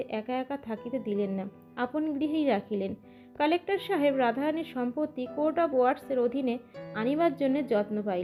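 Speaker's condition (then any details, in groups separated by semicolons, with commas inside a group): No condition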